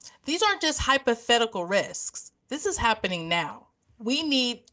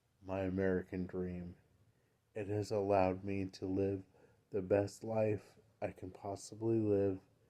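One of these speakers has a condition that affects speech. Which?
The second: cerebral palsy; present from birth.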